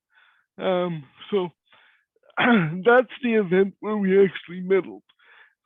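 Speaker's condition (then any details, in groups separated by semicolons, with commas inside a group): Cerebral palsy; cannot walk; voice is different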